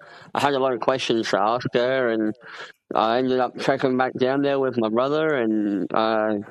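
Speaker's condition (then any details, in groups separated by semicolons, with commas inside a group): Cleft palate; congenital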